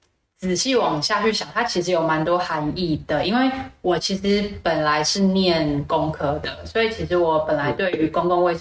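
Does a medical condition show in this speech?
No.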